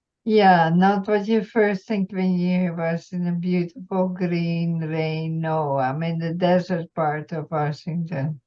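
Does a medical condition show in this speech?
Yes: multiple system atrophy.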